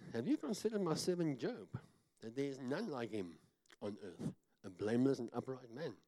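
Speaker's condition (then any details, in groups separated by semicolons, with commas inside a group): Cleft palate; talks funny, self-described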